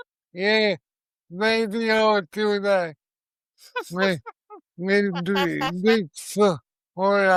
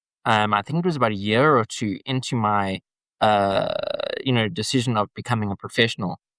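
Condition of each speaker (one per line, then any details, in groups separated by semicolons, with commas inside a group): Cerebral palsy
No condition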